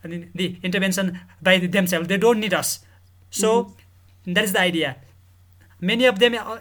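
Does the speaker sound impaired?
Yes: stammering; taking action on it; may be difficult for listeners to follow; here prolonged sounds, blocks.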